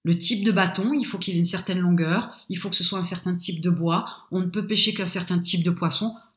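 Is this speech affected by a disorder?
No.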